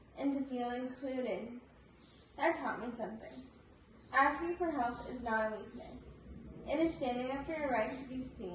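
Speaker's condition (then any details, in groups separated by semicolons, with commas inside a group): Spastic cerebral palsy; spastic, from birth, tight muscles, leg and hip surgery, wheelchair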